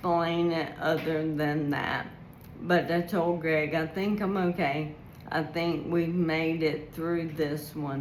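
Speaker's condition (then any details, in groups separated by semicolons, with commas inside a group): ALS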